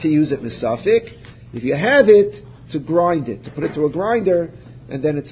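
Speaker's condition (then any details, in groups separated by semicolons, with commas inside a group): No condition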